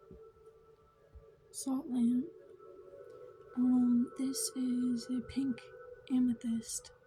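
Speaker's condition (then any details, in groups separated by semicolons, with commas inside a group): No condition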